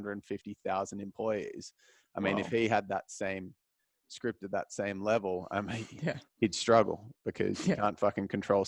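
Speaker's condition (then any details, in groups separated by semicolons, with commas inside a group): No condition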